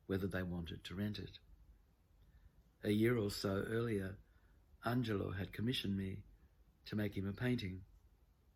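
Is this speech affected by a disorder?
No.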